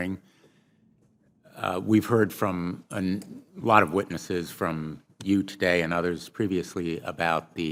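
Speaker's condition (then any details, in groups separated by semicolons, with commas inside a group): No condition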